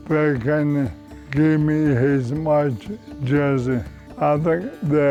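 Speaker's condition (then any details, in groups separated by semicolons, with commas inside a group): Motor neurone disease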